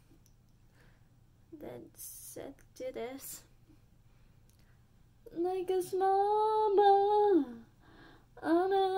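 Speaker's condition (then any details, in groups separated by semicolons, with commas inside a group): Cerebral palsy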